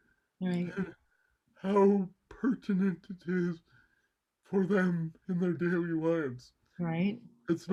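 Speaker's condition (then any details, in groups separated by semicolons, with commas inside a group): Cerebral palsy; mild left side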